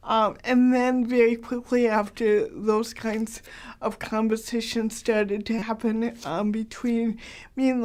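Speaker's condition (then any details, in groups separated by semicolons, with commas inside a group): Cerebral palsy, mild; hard to understand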